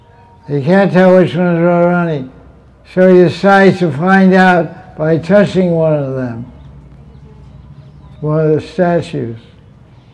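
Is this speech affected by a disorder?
Yes: deafness; self-reported; fluent spoken lecture, reads translations aloud, relies on audience feedback for volume.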